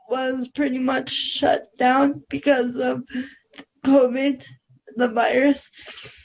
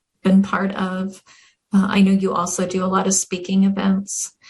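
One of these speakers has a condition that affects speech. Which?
The first: cerebral palsy; present from birth, wheelchair user.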